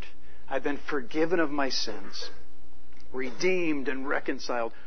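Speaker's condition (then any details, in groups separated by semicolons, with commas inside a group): No condition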